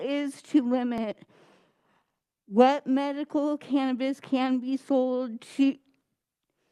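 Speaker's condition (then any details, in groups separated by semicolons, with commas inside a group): Cerebral palsy; likely stroke at premature birth, spasticity, general tightness; treated with cannabis for symptoms, medication worn off; stutters, clearer when medicated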